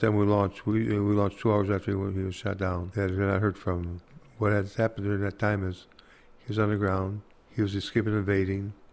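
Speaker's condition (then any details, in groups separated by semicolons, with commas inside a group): Parkinson's disease; Parkinson's disease attributed to Agent Orange exposure during Vietnam service, hard time walking; speech affected very significantly, hard time talking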